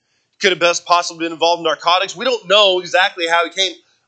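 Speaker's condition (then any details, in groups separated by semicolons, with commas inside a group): No condition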